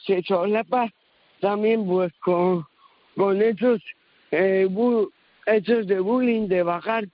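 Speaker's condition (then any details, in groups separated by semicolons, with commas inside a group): Cerebral palsy; no intellectual disability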